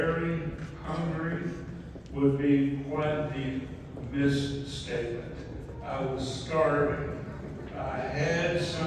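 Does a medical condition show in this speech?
Yes: ALS; mainly right side and both legs.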